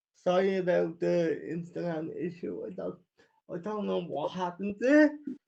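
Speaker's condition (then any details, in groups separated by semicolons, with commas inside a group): Cerebral palsy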